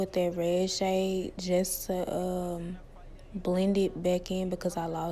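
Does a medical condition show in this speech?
No.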